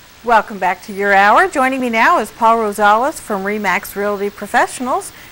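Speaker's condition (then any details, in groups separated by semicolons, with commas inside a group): No condition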